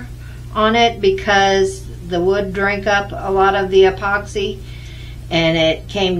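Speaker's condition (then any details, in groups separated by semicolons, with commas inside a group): No condition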